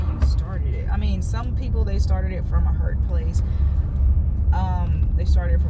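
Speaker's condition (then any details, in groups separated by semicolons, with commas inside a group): No condition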